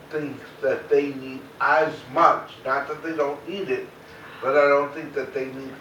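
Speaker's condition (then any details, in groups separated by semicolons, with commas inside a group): Cerebral palsy; very mild form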